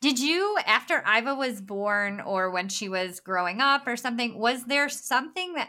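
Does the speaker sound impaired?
Yes: bilateral cleft lip and palate; congenital.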